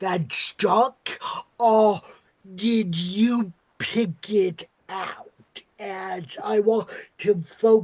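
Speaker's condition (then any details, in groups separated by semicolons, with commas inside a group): Cerebral palsy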